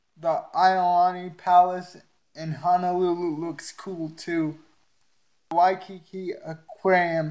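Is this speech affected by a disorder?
Yes: cerebral palsy; uses wheelchair.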